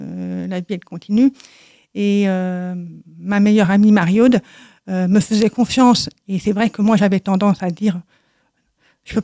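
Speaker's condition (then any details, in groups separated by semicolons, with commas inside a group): Deafness from birth, congenital; learned to speak through many speech therapy sessions, speech does not reveal deafness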